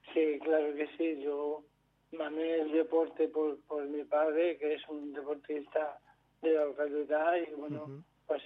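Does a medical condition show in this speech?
Yes: amyotrophic lateral sclerosis; amyotrophic lateral sclerosis diagnosed about 2 years ago, progressive, neurodegenerative, no treatment, took part in trial; walks well, gradually feeling more impaired.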